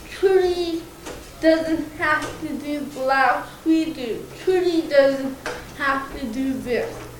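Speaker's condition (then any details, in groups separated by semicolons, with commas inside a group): Cerebral palsy, mild; present from birth, nurses spent 2 to 3 minutes reviving at birth, foot drop, slow movement; slightly slurred, harder to understand when excited and faster, easy to understand, took much work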